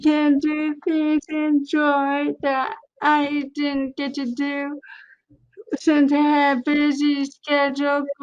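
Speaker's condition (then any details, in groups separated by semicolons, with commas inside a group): Cerebral palsy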